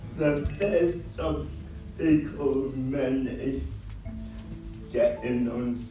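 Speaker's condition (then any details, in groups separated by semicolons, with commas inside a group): Cerebral palsy; early prognosis of never talking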